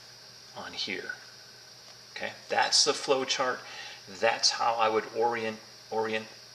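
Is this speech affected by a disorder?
No.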